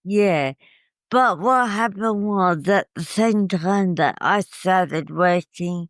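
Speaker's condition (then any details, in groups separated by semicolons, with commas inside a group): Cerebral palsy; coma after failed hip operation, long rehabilitation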